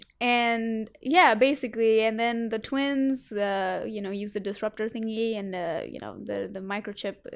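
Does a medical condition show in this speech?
No.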